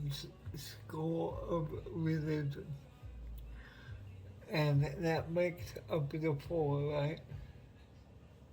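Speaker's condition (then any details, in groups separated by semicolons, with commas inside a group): Cerebral palsy; affects whole body; speech noticeably affected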